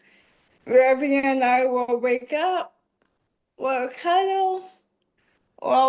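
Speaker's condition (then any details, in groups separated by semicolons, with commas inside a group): ALS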